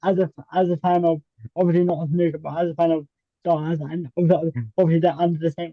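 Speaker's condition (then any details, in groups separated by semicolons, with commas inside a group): Cerebral palsy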